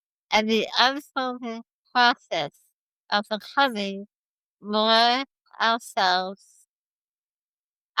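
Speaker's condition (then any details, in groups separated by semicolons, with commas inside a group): Spinal muscular atrophy type 1, severe; about 30 years since diagnosis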